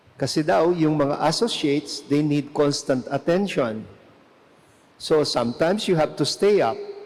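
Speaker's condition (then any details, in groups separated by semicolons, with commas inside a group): No condition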